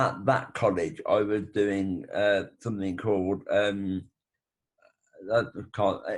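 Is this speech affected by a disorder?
Yes: brain bleed with facial paralysis.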